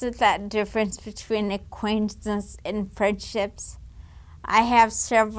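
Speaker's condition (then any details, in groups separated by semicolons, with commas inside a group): Damaged diaphragm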